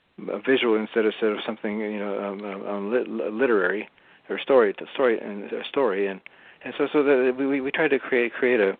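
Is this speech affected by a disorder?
Yes: Parkinson's disease; diagnosed while still working, some years before recording.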